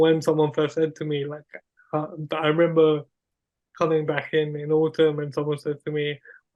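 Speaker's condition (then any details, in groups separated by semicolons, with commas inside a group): Cerebral palsy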